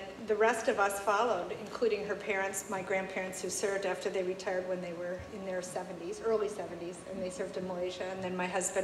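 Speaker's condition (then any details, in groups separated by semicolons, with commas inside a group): No condition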